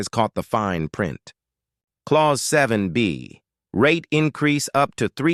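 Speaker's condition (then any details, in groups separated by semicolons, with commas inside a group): No condition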